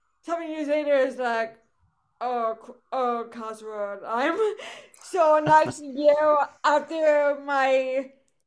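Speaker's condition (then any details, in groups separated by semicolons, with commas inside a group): Cerebral palsy; brain bleed at quadruplet birth, right side weaker, limp, crooked right hand, electric wheelchair for travel; second hand surgery done, Botox in legs and arm upcoming, physical therapy, foot surgery planned; voice affected, speaks with accent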